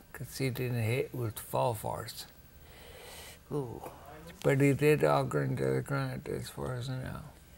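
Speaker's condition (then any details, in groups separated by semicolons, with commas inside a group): Ataxia; rare, progressive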